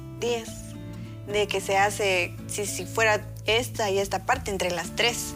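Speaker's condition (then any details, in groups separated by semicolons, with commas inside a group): No condition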